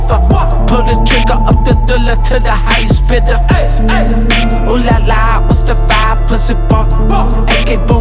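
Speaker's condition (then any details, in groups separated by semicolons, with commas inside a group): No condition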